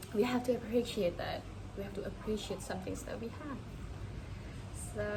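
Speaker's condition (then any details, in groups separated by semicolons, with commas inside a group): No condition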